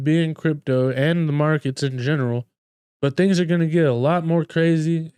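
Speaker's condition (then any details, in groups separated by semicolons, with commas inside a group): No condition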